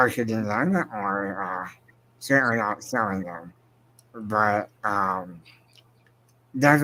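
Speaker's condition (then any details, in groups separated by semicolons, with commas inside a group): Spinal muscular atrophy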